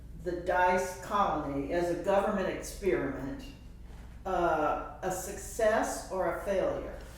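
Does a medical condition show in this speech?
No.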